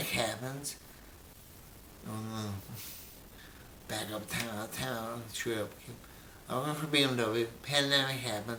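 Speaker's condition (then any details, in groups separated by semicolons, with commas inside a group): Brain injury; memory greatly affected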